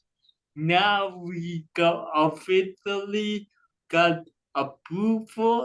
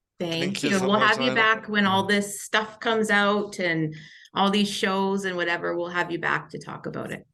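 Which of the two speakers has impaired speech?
The first: cerebral palsy.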